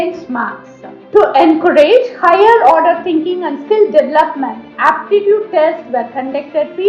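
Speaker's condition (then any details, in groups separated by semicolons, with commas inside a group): No condition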